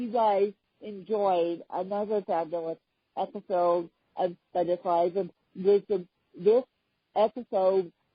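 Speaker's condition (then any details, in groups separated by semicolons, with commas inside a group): Hemiplegic cerebral palsy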